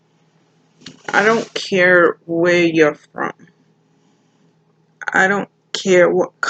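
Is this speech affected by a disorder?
Yes: cerebral palsy.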